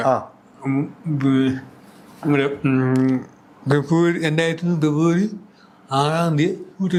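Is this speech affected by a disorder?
Yes: cerebral palsy.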